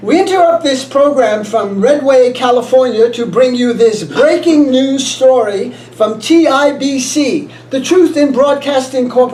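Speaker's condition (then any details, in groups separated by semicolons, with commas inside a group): No condition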